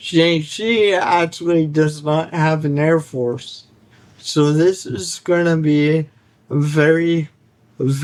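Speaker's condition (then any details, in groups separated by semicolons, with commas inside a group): Cerebral palsy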